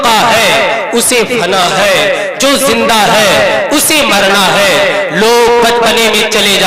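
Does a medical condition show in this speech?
No.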